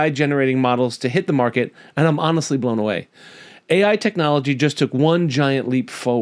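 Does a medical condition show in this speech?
No.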